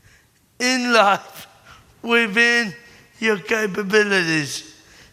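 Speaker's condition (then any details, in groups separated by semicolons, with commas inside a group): Cerebral palsy; born premature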